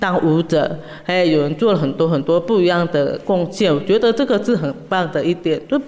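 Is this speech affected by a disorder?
Yes: acquired deafness, severe; acute deafness after mumps in first grade, diagnosed 三軍總醫院, left ear deaf, right 90+ db, hearing aids; hearing still poor, communicates openly, tells others hearing limits first; relearned speech after hearing loss, predicted no speech without auditory feedback, hearing training.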